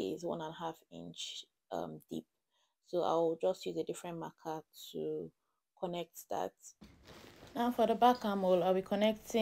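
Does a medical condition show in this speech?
No.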